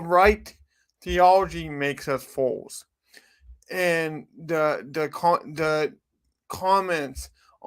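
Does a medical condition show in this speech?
Yes: cerebral palsy; from birth.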